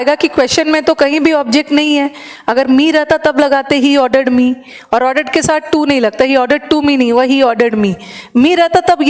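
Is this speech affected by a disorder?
No.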